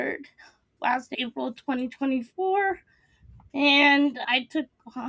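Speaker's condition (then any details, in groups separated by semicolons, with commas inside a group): Cerebral palsy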